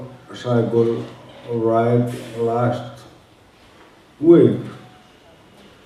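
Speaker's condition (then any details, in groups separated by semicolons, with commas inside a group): Motor neuron disease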